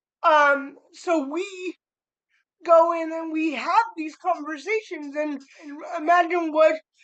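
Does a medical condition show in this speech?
Yes: cerebral palsy; spastic.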